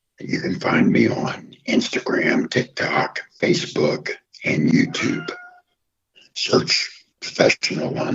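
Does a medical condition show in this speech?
Yes: throat cancer, half voicebox, partial laryngectomy; about three years since cancer.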